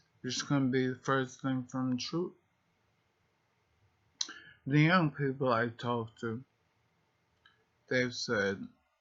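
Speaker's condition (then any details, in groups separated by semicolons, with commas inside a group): Multiple sclerosis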